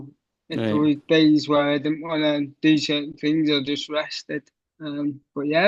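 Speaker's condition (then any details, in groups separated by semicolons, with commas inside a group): Cerebral palsy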